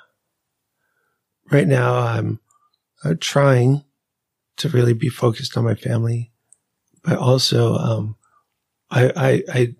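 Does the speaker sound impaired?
Yes: ALS; weakness and fasciculations at onset, symptoms began about eleven months earlier, power chair, ramps, lifts.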